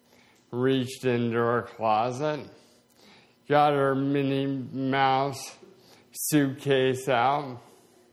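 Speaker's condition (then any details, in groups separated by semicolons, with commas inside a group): Slowed speech, swallowing problems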